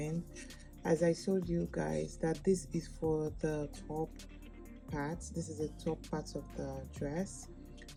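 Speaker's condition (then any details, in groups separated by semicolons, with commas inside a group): No condition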